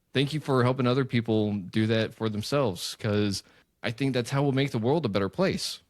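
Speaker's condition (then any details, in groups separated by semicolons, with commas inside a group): No condition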